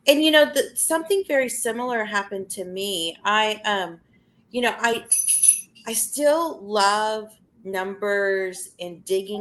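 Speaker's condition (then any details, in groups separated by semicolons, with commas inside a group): No condition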